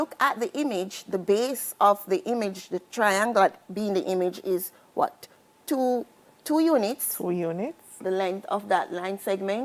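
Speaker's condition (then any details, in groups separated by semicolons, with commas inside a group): No condition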